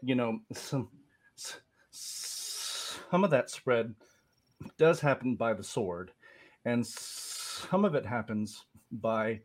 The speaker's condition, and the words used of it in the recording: Stuttering. If you hear any turbulence on the part of my own voice, that is what you're hearing.